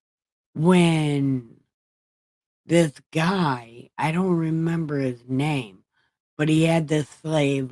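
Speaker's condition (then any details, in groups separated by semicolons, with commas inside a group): Brain injury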